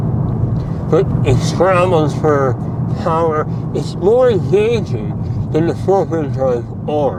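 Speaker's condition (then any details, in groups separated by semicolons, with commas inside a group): Mouth cancer surgery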